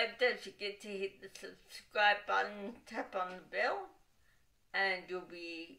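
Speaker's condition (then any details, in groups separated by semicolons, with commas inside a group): Cerebral palsy, dystonic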